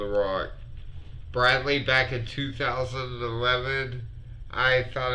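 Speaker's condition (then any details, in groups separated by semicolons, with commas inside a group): Multiple sclerosis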